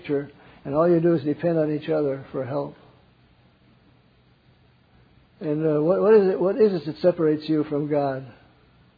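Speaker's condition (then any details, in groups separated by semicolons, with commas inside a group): Parkinson's; wakes up around 3 am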